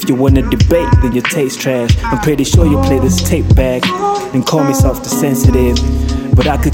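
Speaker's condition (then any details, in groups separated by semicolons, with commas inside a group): No condition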